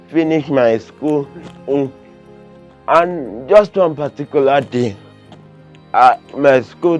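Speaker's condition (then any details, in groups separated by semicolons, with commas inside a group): Cerebral palsy, severe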